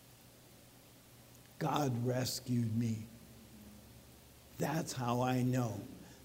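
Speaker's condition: ALS; swallowing

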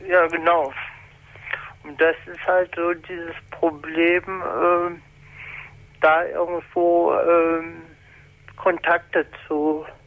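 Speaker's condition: Congenital spastic paralysis; writing or holding full glass looks drunk

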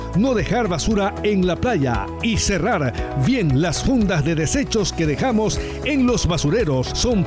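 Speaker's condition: No condition

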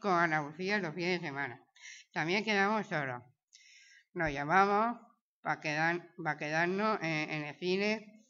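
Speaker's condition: Down syndrome

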